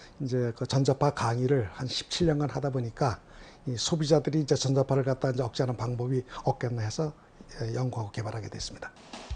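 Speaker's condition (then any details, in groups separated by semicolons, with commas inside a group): No condition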